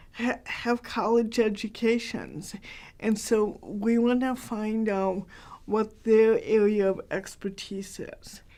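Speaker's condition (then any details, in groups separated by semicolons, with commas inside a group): Cerebral palsy, mild; hard to understand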